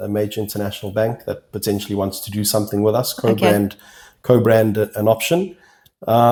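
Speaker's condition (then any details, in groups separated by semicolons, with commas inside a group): No condition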